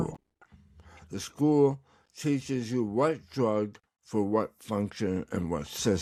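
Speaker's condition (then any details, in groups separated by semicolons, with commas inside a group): Tongue cancer; recovering, tongue exercises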